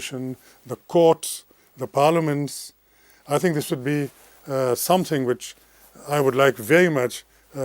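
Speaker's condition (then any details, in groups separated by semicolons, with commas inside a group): No condition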